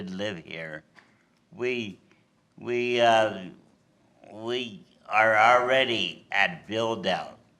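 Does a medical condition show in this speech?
Yes: cerebral palsy.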